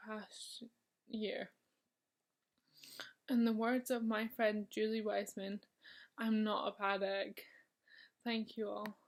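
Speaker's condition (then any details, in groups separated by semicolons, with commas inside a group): Motor neurone disease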